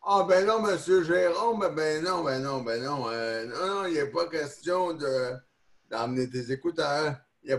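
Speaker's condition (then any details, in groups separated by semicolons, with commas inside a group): Neonatal cerebral palsy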